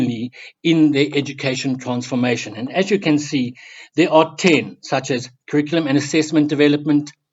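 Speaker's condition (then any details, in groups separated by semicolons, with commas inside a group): No condition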